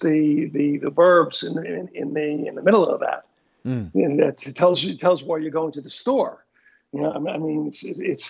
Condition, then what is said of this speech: Aphasia. Well, right now, my thing is I don't just forget about it, my speech, because I have to, you know, concentrate on it.